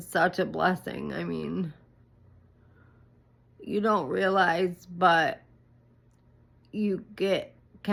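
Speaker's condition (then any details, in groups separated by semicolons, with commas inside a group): ALS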